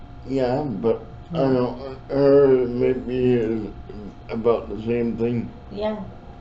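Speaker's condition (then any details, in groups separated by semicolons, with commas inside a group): Cerebral palsy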